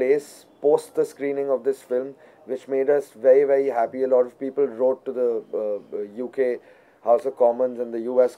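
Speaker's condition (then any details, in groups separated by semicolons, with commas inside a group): No condition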